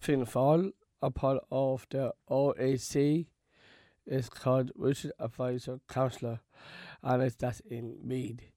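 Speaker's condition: Down syndrome; learned to talk

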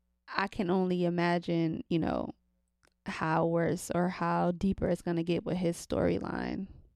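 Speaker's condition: No condition

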